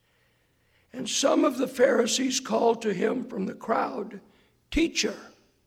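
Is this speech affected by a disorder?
Yes: hoarseness after vocal cord surgery; post-surgery check few days ago, surgeon says vocal cords look much better, straight lines.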